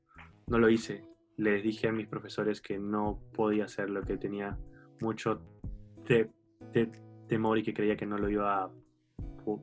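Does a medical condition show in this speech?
Yes: stuttering; developmental stuttering since about age four, therapy from about age seven, worsened at university through avoidance; still stutters, past fluency-control training program, adolescent psychologist for stress and anxiety; childhood head movement toward shoulder when forcing, pen squeeze taught instead, repeated phrase before own name; here repeated words, blocks.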